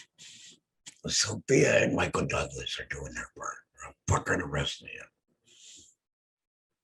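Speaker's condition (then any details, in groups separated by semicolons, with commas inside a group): Head and neck cancer; laryngectomy; voice lost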